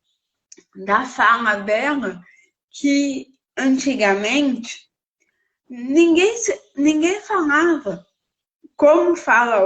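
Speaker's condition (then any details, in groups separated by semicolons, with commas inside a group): Cerebral palsy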